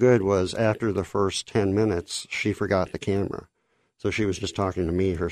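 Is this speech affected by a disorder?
Yes: cleft lip and palate; congenital cleft lip and palate, several unpleasant surgeries in childhood.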